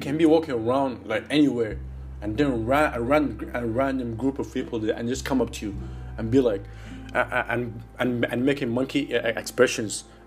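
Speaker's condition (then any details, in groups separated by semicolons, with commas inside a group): Stuttering; long-standing stutter; stuttering a lot during recording; worse when talking too fast; repeated words, blocks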